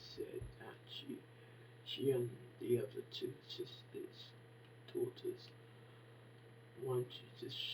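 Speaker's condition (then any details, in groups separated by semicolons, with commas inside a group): Facial palsy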